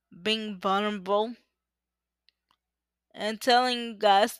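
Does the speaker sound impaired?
Yes: cerebral palsy; uses power wheelchair.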